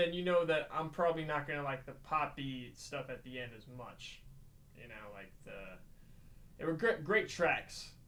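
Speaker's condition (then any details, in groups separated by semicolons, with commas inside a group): No condition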